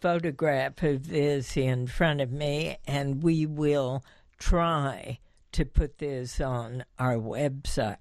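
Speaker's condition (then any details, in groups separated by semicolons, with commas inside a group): Spasmodic dysphonia; vocal cords clench involuntarily, attributed to incorrect messages from basal ganglia; like partial vocal cord paralysis, difficulty initiating voice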